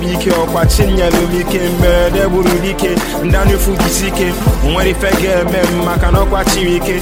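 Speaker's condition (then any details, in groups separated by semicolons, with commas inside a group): No condition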